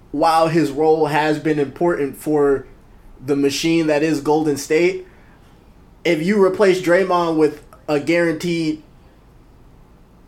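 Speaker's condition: No condition

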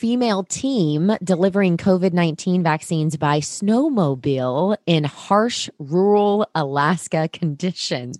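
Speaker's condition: No condition

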